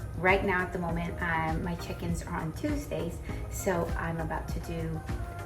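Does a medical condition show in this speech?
No.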